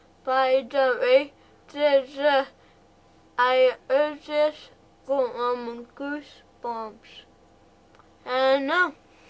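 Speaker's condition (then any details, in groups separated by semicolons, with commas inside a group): Cerebral palsy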